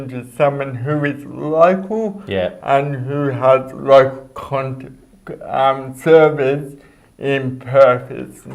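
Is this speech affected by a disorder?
Yes: cerebral palsy; speech.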